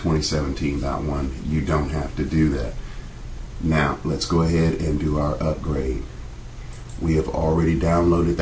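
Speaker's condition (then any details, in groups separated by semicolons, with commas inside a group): No condition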